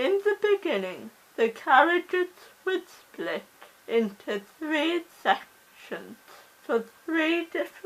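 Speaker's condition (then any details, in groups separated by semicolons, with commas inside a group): Cerebral palsy; oxygen starvation at birth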